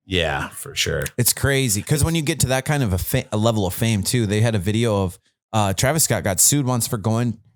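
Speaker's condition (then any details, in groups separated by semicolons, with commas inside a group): No condition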